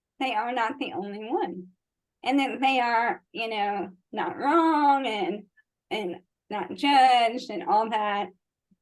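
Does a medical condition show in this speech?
Yes: ALS; slow progressing form; 15 years since onset.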